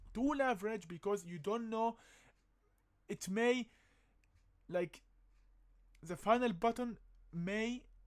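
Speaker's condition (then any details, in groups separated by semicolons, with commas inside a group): No condition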